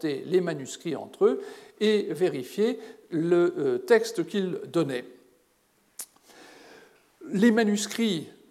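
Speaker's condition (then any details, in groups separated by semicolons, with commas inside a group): No condition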